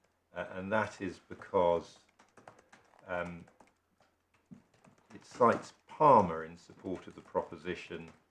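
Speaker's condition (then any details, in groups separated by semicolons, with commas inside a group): No condition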